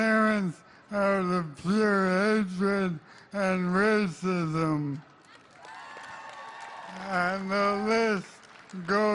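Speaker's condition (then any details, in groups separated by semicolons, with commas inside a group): ALS; weak voice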